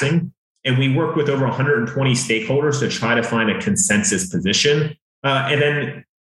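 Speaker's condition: No condition

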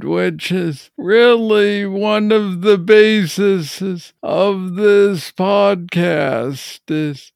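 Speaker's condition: Parkinson's disease; diagnosed at age 35

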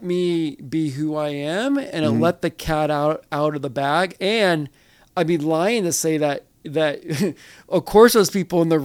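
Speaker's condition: Stuttering; lifelong, possibly genetic; stutters sometimes, worse when animated, anxious or meeting new people, varies day to day, improved with on-camera practice; repeated words, blocks

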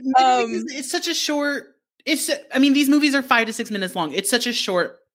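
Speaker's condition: No condition

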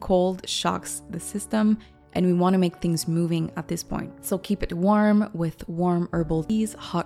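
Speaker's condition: No condition

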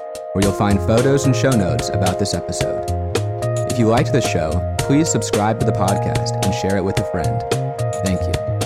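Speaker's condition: No condition

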